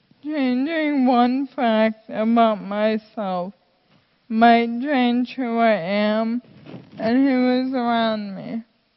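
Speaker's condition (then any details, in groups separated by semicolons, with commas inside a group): Friedreich's ataxia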